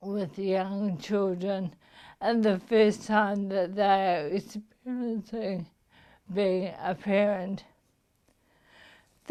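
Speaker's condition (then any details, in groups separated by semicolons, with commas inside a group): Motor neuron disease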